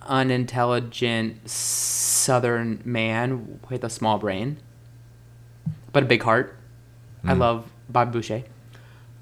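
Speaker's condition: Stuttering; not caused by nervousness; pauses searching for a word; varies with excitement, worse when hurt, stuttered on tour stage, stuttered a lot in Grease audition; prolonged sounds

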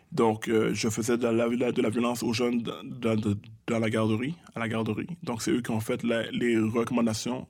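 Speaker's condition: Stuttering; childhood-onset stuttering, thought autistic as young child, spoke Creole, English and French mixed, fluent when rapping since teens; stutters in conversation, strings syllables together very fast without stopping or tripping; repeated sounds, prolonged sounds

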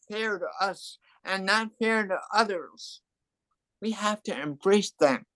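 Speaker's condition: Cerebral palsy and hearing loss; adult

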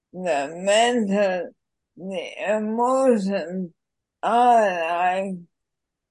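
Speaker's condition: Worsening speech; speech aggravated, symptoms feel dense, host repeats her words back for listeners

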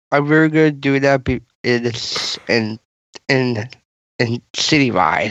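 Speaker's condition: Down syndrome

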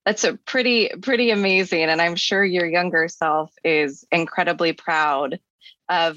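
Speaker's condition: No condition

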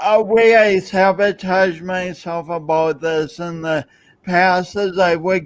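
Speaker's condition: Speech impediment; since birth

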